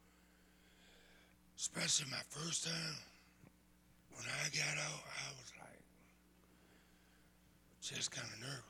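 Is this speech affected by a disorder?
Yes: throat cancer; past throat cancer, throat treated while in federal prison camp; audible throat issues, noticeable to listeners.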